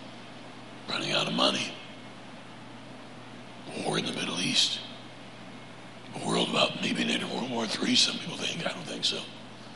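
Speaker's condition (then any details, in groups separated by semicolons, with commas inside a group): Laryngeal cancer; deep raspy 'Batman voice'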